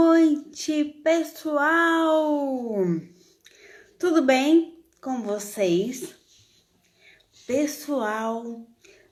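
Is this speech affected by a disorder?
Yes: cerebral palsy.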